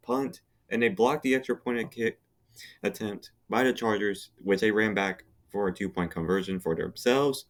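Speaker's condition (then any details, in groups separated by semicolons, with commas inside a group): No condition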